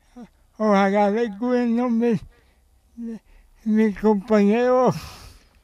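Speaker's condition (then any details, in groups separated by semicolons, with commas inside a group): Cerebral palsy; extra support for daily living since birth, Aspace Sevilla day centre for stimulation; needs ongoing support, helped daily by sister and Aspace Sevilla association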